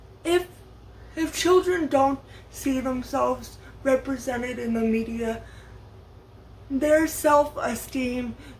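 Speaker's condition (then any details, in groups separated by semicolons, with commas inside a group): Cerebral palsy, severe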